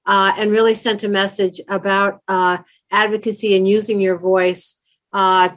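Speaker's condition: No condition

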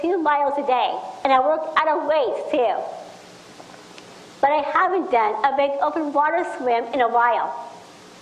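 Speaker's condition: Down syndrome; extra chromosome; speech problems

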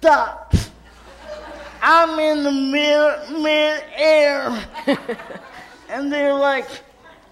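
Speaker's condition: Cerebral palsy; wheelchair user

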